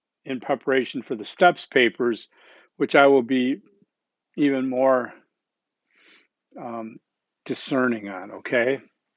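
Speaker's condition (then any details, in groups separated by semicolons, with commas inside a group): No condition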